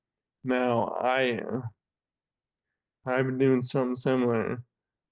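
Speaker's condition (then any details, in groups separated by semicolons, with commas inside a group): Friedreich's ataxia; diagnosed age 14, earlier shortness of breath, wheelchair dependent since age 18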